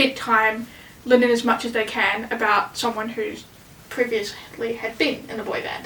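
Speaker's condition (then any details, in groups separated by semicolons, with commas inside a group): No condition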